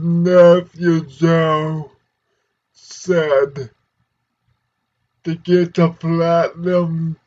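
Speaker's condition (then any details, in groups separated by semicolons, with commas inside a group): Cerebral palsy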